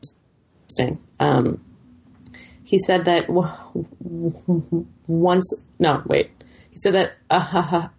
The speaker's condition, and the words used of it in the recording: Stuttering. There are some situations where stuttering can be hard and challenging, but I'm not trying not to stutter.